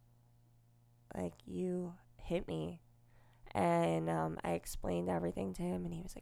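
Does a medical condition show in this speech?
Yes: cleft lip and palate, unilateral.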